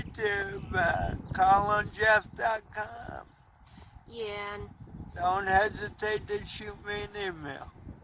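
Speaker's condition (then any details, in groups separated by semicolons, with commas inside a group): Cerebral palsy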